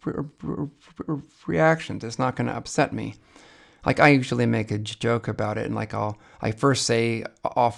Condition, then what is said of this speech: Stuttering. It's not going to upset me. Like, I usually make a joke about it, and like I actually just do it deliberately to get its attention, and that always gets a laugh.